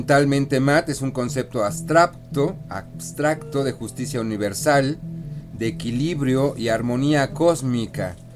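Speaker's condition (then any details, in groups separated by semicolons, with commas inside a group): No condition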